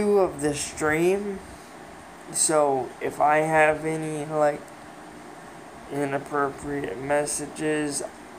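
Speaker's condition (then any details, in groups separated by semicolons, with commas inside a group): Cerebral palsy, mild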